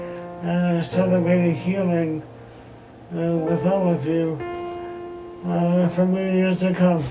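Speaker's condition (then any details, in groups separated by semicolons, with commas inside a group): ALS; about 15 years, severe breathing difficulty, discharged from hospice; frequent breaths while speaking, loud words deplete air, worse night, morning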